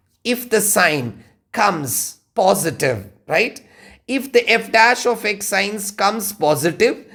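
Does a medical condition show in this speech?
No.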